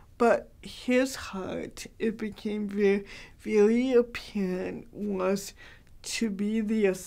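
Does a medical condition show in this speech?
Yes: cerebral palsy; from birth; very mild; hard to understand.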